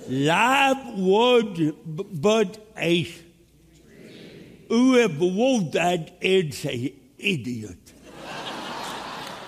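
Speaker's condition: Cerebral palsy; speech impediment

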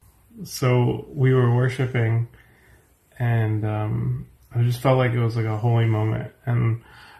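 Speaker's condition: No condition

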